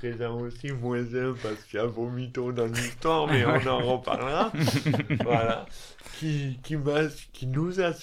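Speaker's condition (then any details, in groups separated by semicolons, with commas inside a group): Dystonia; elocution difficulties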